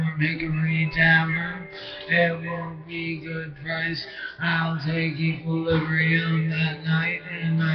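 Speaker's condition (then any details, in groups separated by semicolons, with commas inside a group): Brain injury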